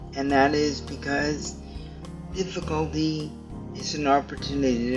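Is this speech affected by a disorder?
Yes: cerebral palsy; stiff muscles.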